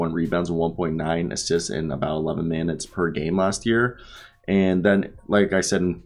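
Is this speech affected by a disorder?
No.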